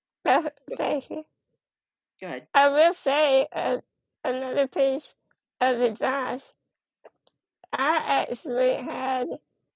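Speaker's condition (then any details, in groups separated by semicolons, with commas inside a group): Spinal muscular atrophy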